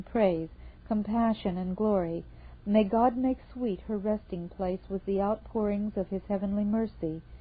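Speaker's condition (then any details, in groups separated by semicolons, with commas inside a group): No condition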